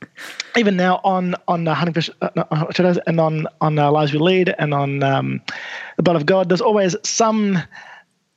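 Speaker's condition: Stutter; present by age 20 at film school; repeated sounds, repeated words

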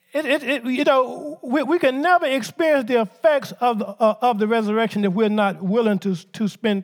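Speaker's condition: Stuttering; childhood onset, severe in childhood, could not get words out; mostly resolved, residual signs still visible, preaching this sermon; hit leg trying to force words out, no stutter when singing, returns when nervous or upset; repeated sounds, repeated words

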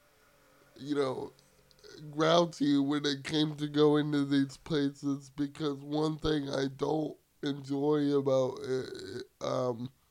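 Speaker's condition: Cerebral palsy; wheelchair user

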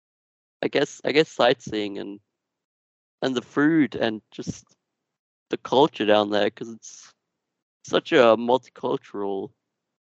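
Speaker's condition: Duchenne muscular dystrophy; genetic, progressive

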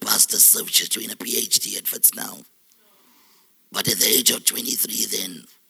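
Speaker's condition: Total laryngectomy; relearned speech, formerly artificial robotic voice like Stephen Hawking, speaking about 18 months, self-described sexy voice

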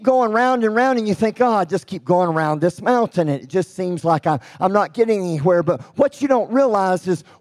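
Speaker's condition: Cleft lip and palate; congenital

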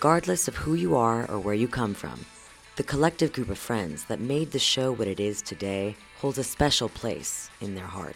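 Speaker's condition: No condition

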